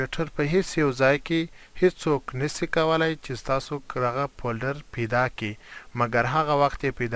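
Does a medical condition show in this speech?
No.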